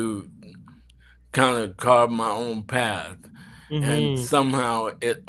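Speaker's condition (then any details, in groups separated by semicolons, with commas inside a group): ALS; throat muscles affected, speech slowed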